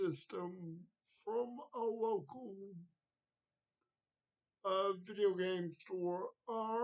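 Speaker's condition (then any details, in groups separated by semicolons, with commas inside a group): Cerebral palsy; wheelchair, needs transfer help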